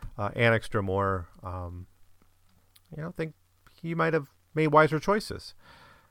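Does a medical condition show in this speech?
No.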